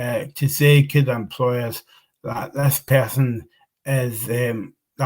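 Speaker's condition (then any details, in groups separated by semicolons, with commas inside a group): Cerebral palsy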